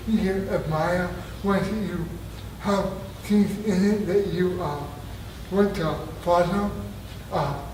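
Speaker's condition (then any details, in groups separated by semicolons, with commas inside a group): Traumatic brain injury; near-fatal injury; survived and recovered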